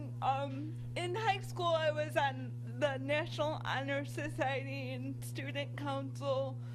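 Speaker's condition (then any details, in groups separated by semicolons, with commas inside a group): Cerebral palsy; from birth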